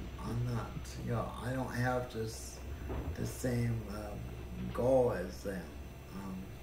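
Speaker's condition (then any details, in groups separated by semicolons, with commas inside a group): Cerebral palsy; breathing fine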